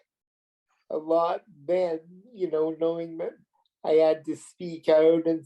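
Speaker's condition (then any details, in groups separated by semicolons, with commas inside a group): Cerebral palsy; premature birth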